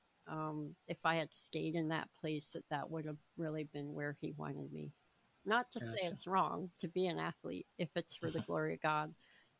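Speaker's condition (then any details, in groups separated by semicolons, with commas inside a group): Cleft palate, severe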